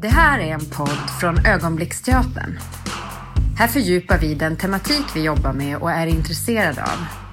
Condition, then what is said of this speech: No condition.